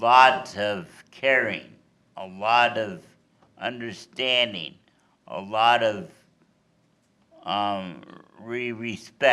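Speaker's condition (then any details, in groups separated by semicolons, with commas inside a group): Cerebral palsy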